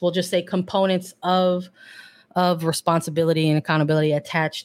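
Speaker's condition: No condition

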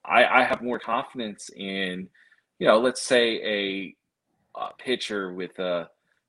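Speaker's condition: No condition

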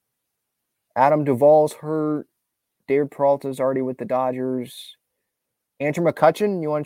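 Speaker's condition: No condition

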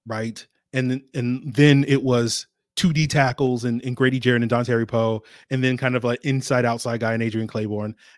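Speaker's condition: No condition

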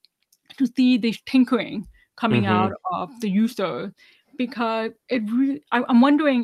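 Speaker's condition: Deafness, 99% hearing loss, severe

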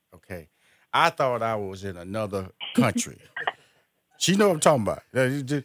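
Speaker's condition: No condition

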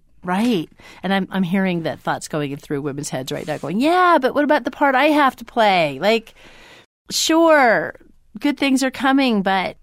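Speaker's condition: No condition

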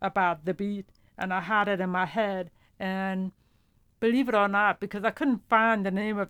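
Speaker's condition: Profound deafness; headphones too quiet

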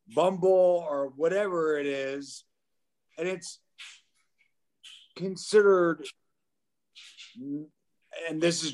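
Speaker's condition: Aphasia; aphasia caused by motorcycle wreck

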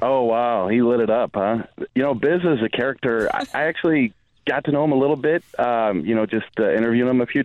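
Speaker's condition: No condition

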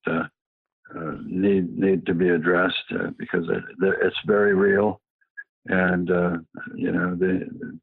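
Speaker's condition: Parkinson's; past cancer

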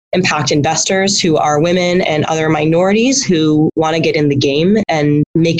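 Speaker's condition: No condition

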